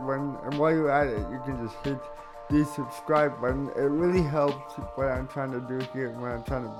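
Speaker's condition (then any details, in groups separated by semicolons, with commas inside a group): Cerebral palsy; caused by stroke at birth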